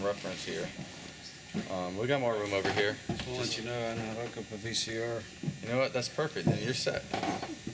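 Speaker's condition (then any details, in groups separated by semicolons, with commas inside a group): No condition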